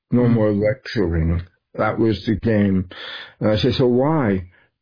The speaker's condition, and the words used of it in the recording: Tongue cancer surgery. But did you have any strange, you know, that's where the slur is coming in.